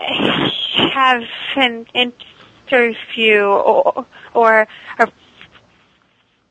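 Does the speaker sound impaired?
Yes: stuttering; very severe third grade, worse high school, speakeasy from Dr. John Haskell, speech therapy helped core; moderate, occasional speakeasy in-ear delayed auditory feedback device, not worn on show; device cuts stuttering about 95%, still stutters at sentence onset, worse around unfamiliar people, sometimes avoids talking; here prolonged sounds, blocks.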